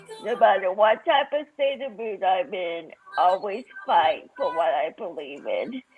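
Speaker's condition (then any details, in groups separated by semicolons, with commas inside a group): Cerebral palsy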